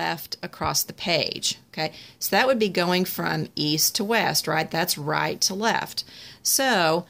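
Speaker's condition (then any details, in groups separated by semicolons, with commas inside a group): No condition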